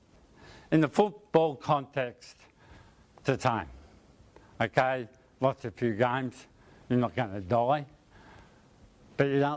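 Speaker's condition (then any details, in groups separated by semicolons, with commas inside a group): Motor neurone disease; progressive, terminal, onset in hands, spread up arms and across back; about 2 years since first symptoms, diagnosed after months of tests, no treatment or cure; voice affected, speech noticeably changed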